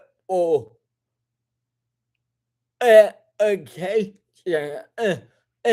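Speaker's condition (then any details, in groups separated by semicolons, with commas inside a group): Cerebral palsy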